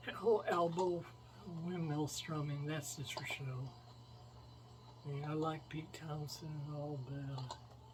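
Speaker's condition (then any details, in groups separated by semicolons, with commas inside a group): Myasthenia gravis; affects two fingers; few years since diagnosis, finger use regained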